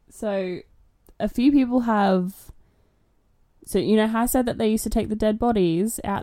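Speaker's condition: No condition

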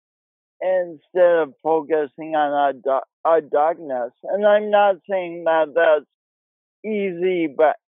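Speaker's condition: Cerebral palsy; started at Sioux Falls YMCA

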